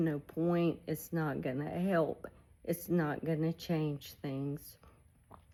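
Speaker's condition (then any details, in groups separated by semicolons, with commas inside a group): ALS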